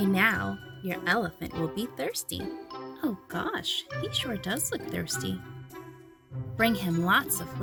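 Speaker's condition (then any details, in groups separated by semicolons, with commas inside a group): No condition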